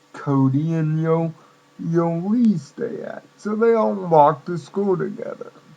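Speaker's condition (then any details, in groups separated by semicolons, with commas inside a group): Cerebral palsy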